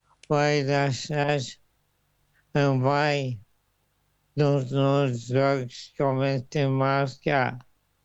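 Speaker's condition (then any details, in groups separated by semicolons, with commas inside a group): Motor neurone disease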